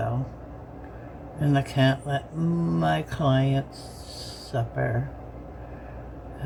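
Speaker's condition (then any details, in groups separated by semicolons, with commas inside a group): Bell's palsy, severe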